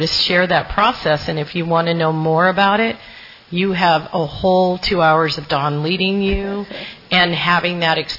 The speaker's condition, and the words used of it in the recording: None; typical speech.